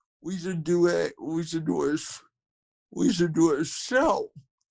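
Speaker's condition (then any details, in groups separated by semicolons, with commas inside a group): Cerebral palsy, spastic quadriplegia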